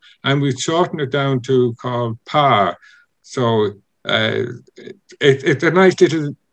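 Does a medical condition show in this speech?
Yes: congenital deafness; born deaf, cause unknown, not hereditary, undiagnosed for about 12 months; wears two hearing aids, previously one while ear trained to aids; learned to speak via audiologists and speech therapist Jim from America, lip reading learned from Jim.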